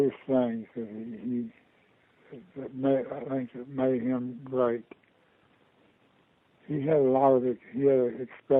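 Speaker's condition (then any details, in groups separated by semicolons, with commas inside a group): Parkinson's disease; diagnosed about two years ago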